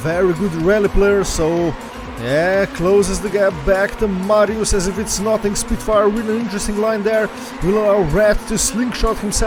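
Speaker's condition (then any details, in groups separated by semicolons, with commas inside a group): No condition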